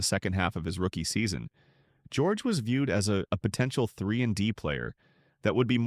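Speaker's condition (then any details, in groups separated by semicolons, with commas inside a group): No condition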